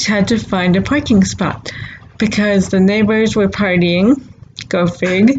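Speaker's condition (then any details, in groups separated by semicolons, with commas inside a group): Cerebral palsy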